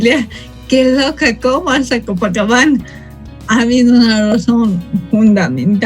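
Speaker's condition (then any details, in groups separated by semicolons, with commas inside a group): Cerebral palsy from birth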